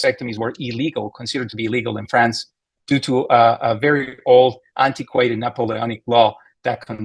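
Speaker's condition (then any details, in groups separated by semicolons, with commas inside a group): No condition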